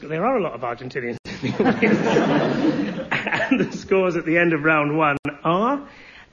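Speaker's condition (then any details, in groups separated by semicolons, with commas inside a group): No condition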